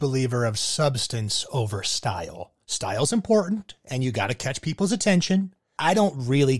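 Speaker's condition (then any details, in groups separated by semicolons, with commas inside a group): No condition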